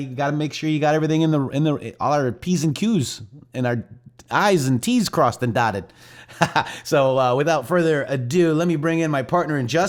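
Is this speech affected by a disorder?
No.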